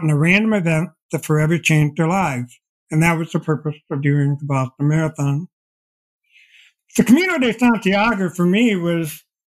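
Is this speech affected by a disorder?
Yes: deafblindness; progressive.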